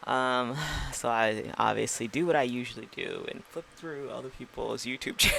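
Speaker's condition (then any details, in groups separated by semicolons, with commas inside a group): No condition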